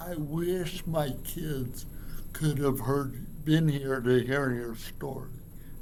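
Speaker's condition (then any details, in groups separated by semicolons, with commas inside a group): Cerebral palsy; from birth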